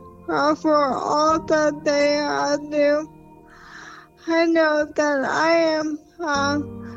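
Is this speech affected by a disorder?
Yes: ALS; diagnosed at about age 33, quickly progressed to walking with cane, recumbent three-wheel trike pedaled with feet; over 8 years since diagnosis.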